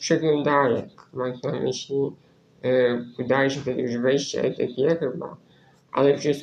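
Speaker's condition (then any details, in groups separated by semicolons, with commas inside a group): Spinal muscular atrophy; cannot use normal keyboard, uses phone touchscreen connected directly to computer, right-click via two keys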